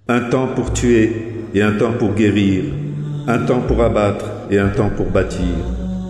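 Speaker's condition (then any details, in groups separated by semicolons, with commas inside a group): No condition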